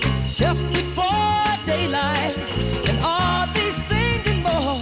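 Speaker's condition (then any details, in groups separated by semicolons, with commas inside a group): No condition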